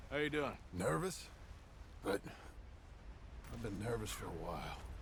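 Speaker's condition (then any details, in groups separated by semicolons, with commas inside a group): No condition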